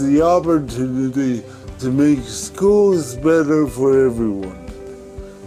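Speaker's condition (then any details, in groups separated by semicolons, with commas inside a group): Cerebral palsy; from birth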